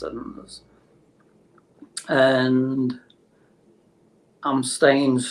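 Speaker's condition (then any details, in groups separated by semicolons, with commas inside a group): Motor neurone disease; terminal, no cure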